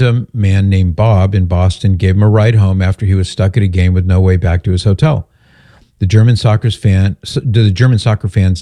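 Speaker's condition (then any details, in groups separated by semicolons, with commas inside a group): No condition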